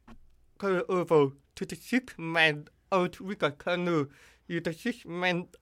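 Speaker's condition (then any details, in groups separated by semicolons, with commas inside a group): Hearing loss with cochlear implant; cannot judge own voice, distorted when yelling at high volume, relies on others' volume feedback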